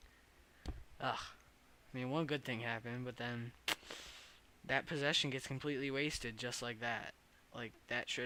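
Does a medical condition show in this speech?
No.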